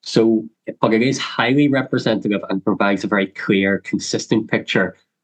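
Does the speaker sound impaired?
Yes: cleft lip and palate; congenital.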